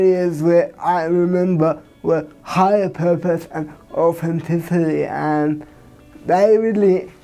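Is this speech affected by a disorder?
Yes: cerebral palsy; from birth.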